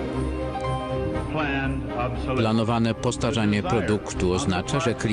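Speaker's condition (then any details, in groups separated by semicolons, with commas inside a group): No condition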